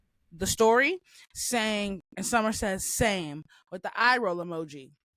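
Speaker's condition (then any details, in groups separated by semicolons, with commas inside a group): No condition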